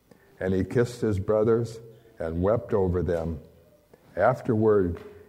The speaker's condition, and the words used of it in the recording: No condition.